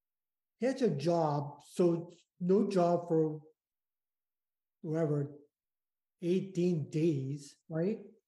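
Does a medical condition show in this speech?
Yes: aphasia after stroke; aphasia after stroke about five years ago; can't talk very good but tries, speech not great, trouble reading, math, comprehension, speaking Spanish very hard.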